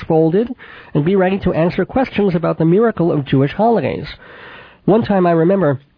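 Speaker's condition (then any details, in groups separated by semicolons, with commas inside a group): Cleft palate with lisp; therapy with Mrs. Adler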